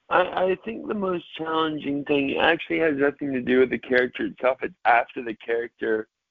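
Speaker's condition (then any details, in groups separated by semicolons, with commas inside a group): Cerebral palsy, mild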